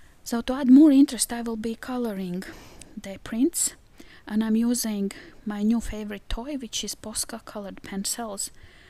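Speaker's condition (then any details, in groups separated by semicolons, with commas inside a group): No condition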